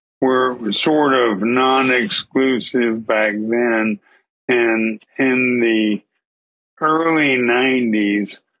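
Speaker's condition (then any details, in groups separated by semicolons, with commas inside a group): ALS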